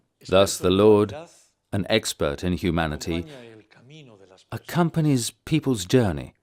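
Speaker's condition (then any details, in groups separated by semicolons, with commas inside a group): No condition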